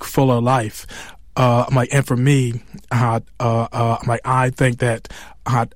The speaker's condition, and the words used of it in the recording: Stuttering. And then so, like, actually for, like, the past, like, how do I, 36 years that I've, I'm still been dealing with it, yes.